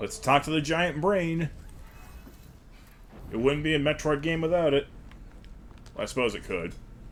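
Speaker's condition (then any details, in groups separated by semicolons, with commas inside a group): No condition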